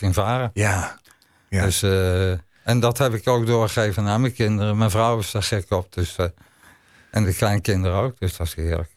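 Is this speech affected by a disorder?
Yes: ALS; ALS diagnosed 2021 in Zwolle hospital, began with muscle twitching during corona, 20 kg muscle lost in 1.5 years; tires quickly, struggles shaving, brushing teeth, depends on others, climbing Mont Ventoux on adapted electric bike; talks less after recent days of exertion, speaking costs energy, still easy to understand.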